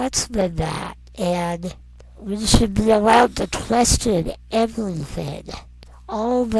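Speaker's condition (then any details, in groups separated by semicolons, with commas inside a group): Non-progressive muscular dystrophy; ventilator for over 35 years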